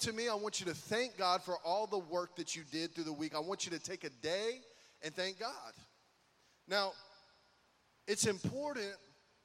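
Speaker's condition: No condition

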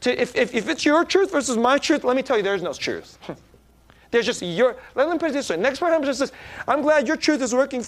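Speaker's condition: No condition

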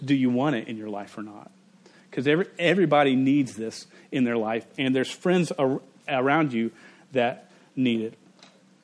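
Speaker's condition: Stuttering; cannot turn on or off; stutters involuntarily, cannot control it, strangers notice the stutter, earlier weddings not fully fluent; repeated sounds, prolonged sounds

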